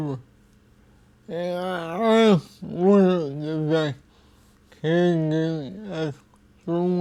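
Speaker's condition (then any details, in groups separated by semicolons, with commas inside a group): Cerebral palsy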